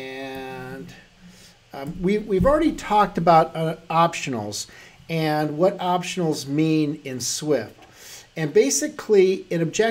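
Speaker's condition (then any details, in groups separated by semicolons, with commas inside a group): No condition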